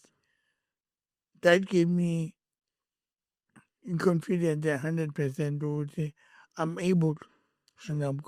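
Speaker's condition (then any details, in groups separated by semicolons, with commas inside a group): Cerebral palsy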